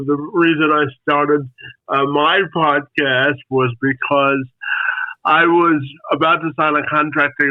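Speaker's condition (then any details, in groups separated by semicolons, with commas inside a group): Spastic quadriplegic cerebral palsy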